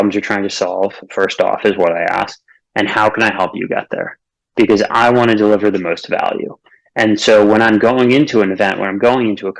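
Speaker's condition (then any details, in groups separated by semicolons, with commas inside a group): No condition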